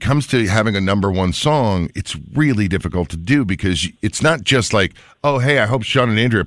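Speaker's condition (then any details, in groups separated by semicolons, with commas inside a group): No condition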